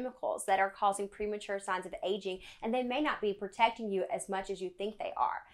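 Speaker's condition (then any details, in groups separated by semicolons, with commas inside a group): No condition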